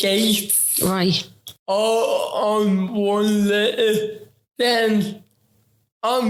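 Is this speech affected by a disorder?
Yes: ataxic cerebral palsy; affects talking.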